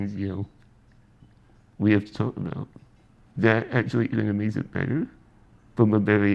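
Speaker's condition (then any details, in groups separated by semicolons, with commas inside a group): Spinal muscular atrophy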